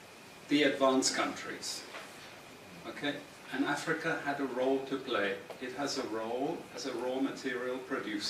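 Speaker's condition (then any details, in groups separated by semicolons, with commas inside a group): No condition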